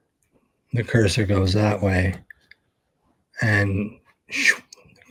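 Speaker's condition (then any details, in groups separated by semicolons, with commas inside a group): ALS; expects to lose voice very soon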